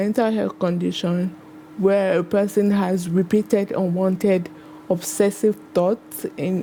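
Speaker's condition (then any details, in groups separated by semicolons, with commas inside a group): Cerebral palsy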